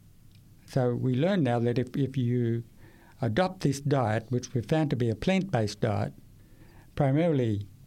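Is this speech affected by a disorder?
Yes: profound deafness; profound deafness acquired at age 8 after language acquisition, not born deaf; profound hearing loss for many years, struggles in difficult listening situations; speaks orally, language acquired before hearing loss.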